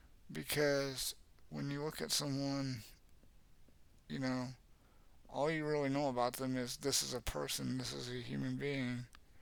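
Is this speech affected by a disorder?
Yes: cerebral palsy; has had speech therapy.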